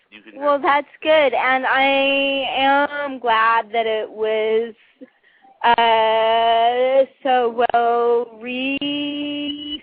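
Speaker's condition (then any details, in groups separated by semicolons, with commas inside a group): Cerebral palsy; stutters from speech muscle spasms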